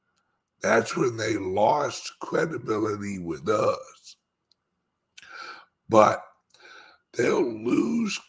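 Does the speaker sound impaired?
Yes: speech impediment; slight speech impediment.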